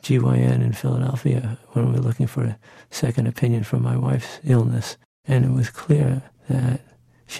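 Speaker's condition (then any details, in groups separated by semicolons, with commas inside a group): Parkinson's disease; possible REM sleep signs about ten years earlier, handwriting became illegible; symptoms for several years, diagnosis first suggested on sight by neurologist Dr. Martin Samuels; voice once decent, now fuzzy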